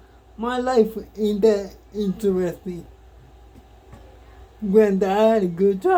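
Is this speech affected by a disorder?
Yes: cerebral palsy; cannot walk, uses wheelchair.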